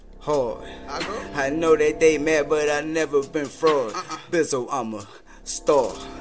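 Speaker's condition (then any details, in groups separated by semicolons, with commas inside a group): No condition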